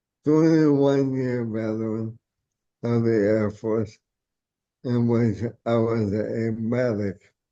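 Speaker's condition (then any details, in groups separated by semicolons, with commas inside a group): ALS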